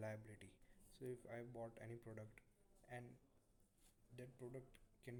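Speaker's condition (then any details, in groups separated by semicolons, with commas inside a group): No condition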